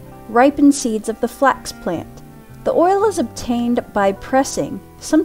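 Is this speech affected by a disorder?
No.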